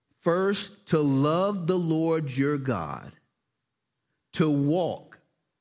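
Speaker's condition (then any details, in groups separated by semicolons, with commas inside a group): No condition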